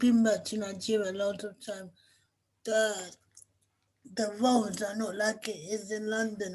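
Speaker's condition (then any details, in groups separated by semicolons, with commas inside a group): Cerebral palsy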